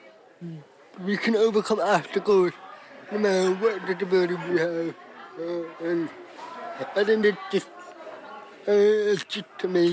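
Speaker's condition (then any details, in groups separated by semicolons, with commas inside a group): Cerebral palsy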